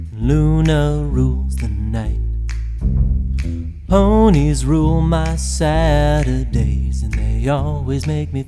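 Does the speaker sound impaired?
No.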